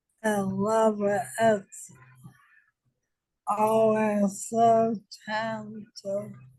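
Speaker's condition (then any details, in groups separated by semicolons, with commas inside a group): ALS; diagnosed almost five years ago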